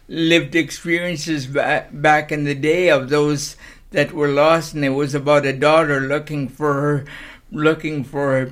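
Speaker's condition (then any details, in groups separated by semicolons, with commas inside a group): Cerebral palsy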